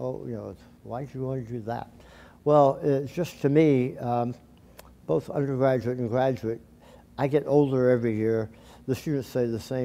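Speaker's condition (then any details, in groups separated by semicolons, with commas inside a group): Tongue cancer surgery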